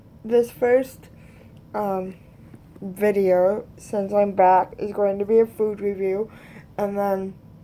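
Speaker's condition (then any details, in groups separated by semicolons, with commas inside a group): Cerebral palsy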